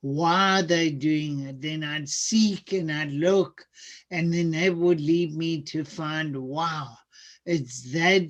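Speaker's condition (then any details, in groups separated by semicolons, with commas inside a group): Cerebral palsy; speech sounds atypical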